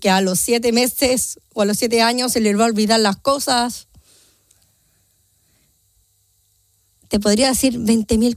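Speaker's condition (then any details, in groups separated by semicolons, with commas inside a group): Down syndrome; genetic condition present from birth, about 30 years since onset; described by host as great communicator with tremendous ease and confidence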